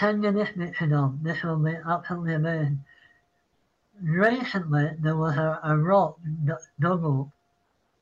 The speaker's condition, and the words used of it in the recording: Parkinson's disease. Sorry, I've got Parkinson's, I see a bit.